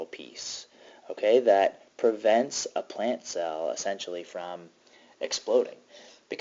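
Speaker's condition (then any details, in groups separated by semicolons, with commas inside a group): No condition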